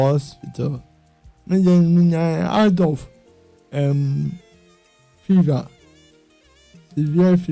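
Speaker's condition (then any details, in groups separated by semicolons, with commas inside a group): Cerebral palsy; self-managing with exercises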